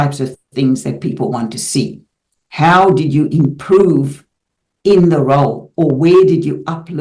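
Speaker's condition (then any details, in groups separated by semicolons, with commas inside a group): No condition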